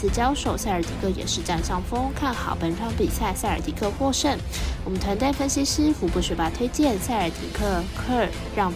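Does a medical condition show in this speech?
No.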